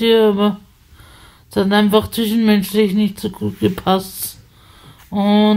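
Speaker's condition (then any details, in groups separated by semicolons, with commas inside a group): Spasticity from birth; multiple sclerosis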